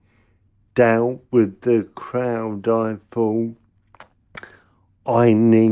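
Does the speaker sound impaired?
Yes: cerebral palsy; congenital, caused by lack of oxygen to brain at birth; speech sometimes mistaken for drunkenness by strangers, host notes speaking pace.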